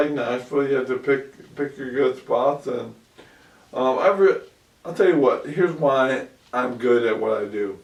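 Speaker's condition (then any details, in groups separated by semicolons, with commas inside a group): ALS; about 2 years since onset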